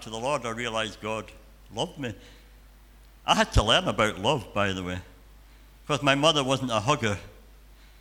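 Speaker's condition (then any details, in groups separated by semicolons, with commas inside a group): Cleft palate and cleft lip; congenital cleft palate and cleft lip, frequent childhood hospital stays at dental hospital in Edinburgh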